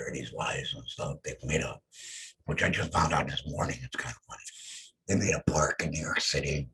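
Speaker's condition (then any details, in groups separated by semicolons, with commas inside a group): Head and neck cancer; voice lost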